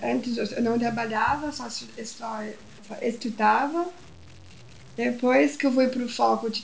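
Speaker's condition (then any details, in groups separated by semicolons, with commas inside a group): Down syndrome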